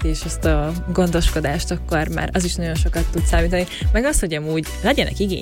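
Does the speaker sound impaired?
No.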